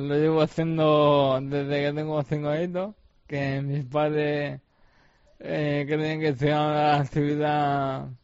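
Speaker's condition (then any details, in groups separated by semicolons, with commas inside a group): ALS; degenerative muscle disease, first sign was shoulder pain while practicing judo at his club; speaking somewhat difficult, facial and mouth muscles affected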